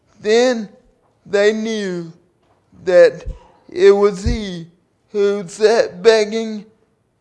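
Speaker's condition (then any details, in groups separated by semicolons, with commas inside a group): Cerebral palsy; due to birth complications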